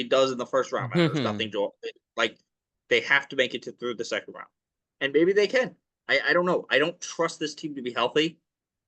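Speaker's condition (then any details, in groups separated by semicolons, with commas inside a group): No condition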